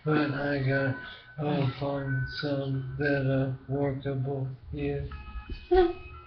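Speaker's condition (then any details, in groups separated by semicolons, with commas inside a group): Brain injury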